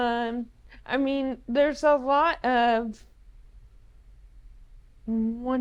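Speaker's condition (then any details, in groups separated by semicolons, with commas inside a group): ALS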